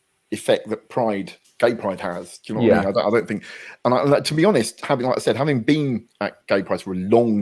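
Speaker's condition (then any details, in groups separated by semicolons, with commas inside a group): No condition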